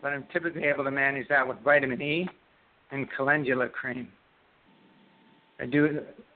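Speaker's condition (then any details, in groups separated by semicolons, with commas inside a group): Parkinson's disease; left-sided onset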